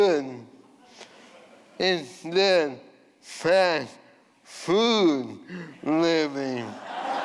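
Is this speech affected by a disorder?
Yes: ALS.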